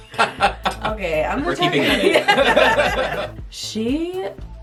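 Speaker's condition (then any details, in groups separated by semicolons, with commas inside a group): No condition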